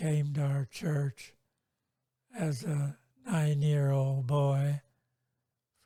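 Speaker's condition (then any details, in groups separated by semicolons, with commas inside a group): Multiple sclerosis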